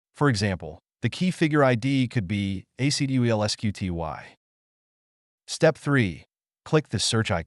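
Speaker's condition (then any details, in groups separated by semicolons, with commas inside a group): No condition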